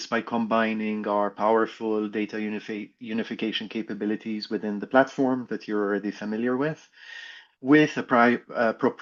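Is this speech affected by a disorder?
No.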